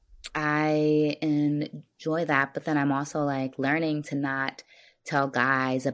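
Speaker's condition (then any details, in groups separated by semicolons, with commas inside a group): Stuttering; stuttering since childhood, very severe when younger; still stutters during recording; stutter audible, as warned at the start; used social media to avoid always talking; prolonged sounds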